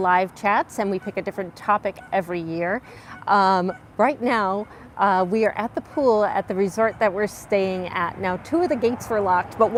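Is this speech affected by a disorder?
No.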